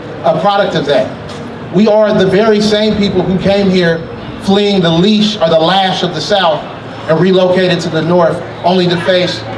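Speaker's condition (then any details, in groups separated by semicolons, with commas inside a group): No condition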